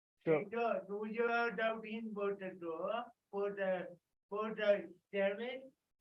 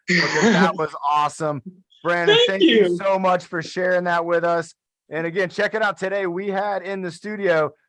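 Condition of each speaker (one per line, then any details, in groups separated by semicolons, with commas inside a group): Cerebral palsy
No condition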